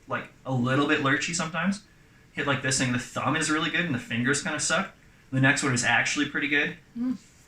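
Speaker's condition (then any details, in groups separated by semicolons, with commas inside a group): No condition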